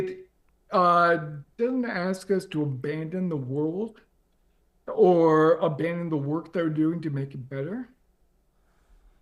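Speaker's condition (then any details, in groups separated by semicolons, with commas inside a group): ALS; progressive, onset leg, spread to core, arms, hands, neck; 4.5 years since diagnosis, paralyzed below mid-throat, ventilator, powered wheelchair, near end stage; difficulty speaking and breathing, ventilator inflates lungs for voice, eye-tracking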